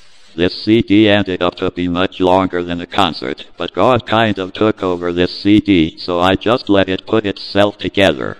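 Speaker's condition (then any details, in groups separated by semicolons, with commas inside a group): Cerebral palsy; speech impediment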